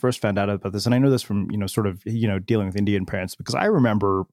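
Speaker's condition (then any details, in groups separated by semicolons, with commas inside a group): No condition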